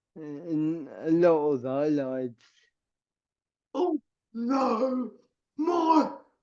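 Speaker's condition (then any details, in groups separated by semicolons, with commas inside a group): Cerebral palsy; permanent wheelchair user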